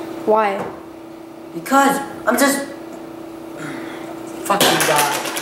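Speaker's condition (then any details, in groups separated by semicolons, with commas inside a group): No condition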